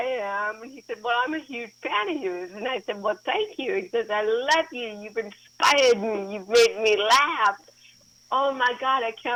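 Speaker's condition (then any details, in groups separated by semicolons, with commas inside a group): Cerebral palsy; since birth, cervical spine surgery C1-C7, lower back spine surgery; can stand, part-time wheelchair, physical and occupational therapy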